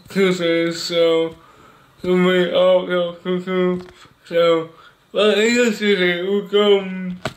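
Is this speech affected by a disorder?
Yes: cerebral palsy; speech disability.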